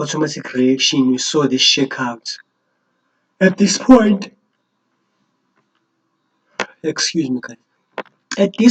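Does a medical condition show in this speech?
No.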